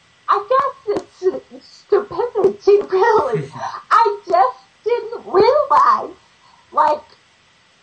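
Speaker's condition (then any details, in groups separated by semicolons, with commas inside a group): Ataxia; ataxia after brainstem malformation bled, brain hemorrhage and surgery, onset age 36 with facial tingling, numbness; lost speech and swallowing after hemorrhage, relearned both through speech therapy, memory and cognition intact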